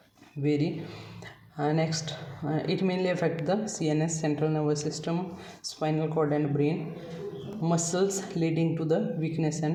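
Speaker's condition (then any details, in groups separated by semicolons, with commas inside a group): No condition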